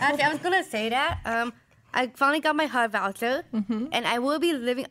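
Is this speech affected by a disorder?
Yes: Down syndrome; present since birth.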